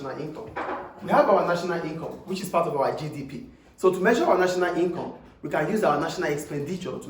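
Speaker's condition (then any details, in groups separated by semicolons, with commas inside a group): No condition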